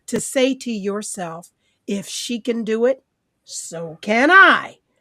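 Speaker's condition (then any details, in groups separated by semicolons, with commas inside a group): No condition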